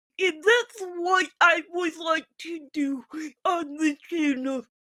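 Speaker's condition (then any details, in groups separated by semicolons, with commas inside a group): Physical speech impairment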